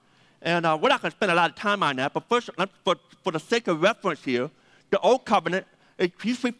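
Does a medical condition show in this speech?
Yes: deafness; 80% deaf.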